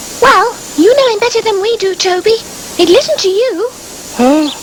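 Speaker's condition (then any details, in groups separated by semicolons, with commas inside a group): No condition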